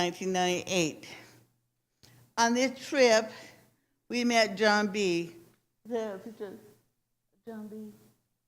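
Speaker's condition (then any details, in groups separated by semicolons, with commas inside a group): Cerebral palsy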